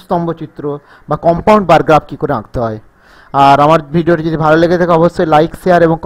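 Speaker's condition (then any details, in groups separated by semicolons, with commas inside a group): No condition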